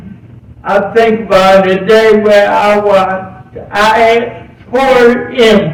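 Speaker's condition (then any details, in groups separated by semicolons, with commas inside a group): Cerebral palsy; present from birth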